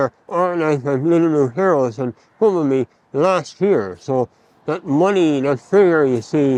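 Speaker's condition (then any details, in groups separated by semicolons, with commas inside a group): Mouth cancer surgery; speech altered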